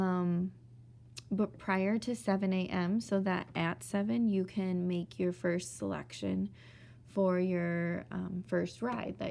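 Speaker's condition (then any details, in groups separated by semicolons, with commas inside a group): No condition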